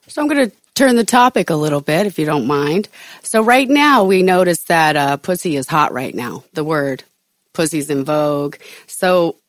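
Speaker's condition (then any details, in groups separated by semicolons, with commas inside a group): No condition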